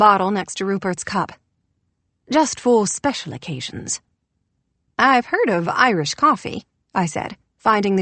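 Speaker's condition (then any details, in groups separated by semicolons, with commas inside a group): No condition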